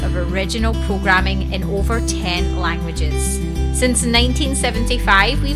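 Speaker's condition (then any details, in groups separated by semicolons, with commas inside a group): No condition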